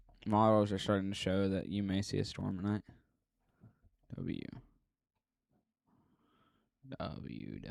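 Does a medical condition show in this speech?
No.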